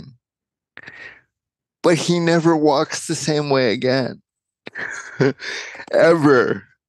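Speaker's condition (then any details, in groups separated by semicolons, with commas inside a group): Cerebral palsy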